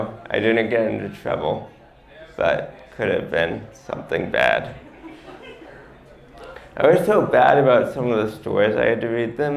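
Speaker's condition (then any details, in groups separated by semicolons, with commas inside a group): Mild ataxic cerebral palsy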